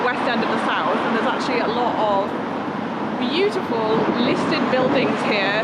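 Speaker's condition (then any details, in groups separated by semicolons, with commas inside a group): No condition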